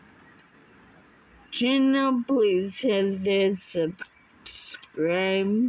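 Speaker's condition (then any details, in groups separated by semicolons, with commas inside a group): Muscular dystrophy; unable to walk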